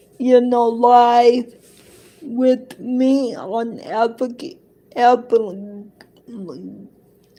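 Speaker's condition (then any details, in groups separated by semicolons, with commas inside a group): Cerebral palsy; present from birth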